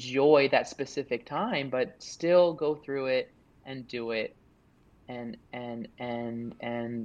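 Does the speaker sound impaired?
Yes: stuttering; onset at age 3-4, strong fear of speaking; openly stutters, self-advertises, past speech programs, support groups, self-help; broken-up speech at times; here repeated words, prolonged sounds.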